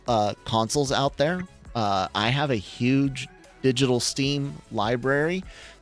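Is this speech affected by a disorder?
No.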